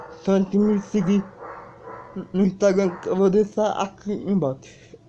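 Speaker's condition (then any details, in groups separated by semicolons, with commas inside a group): Cerebral palsy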